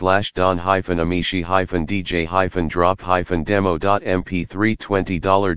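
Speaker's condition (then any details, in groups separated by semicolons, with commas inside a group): No condition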